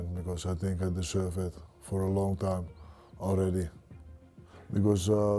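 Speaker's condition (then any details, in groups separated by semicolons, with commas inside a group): No condition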